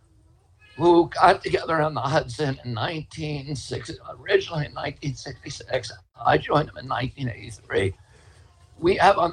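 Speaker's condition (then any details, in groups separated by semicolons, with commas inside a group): Spasmodic dystonia; Pace law school infirmary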